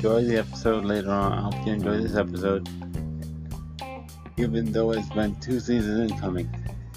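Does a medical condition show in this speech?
Yes: cerebral palsy.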